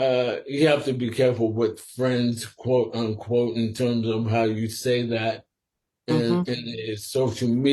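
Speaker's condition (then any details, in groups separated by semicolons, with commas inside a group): Sporadic ALS; swallowing and breathing tested; must speak slower and carefully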